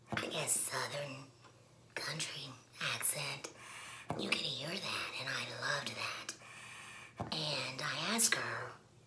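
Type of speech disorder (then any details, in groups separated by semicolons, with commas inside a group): Speech with a voice prosthesis; laryngectomy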